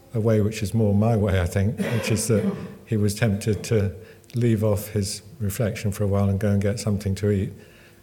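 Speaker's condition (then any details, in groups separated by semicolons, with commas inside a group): Parkinson's; Parkinson's exercise programmes, table tennis and snooker groups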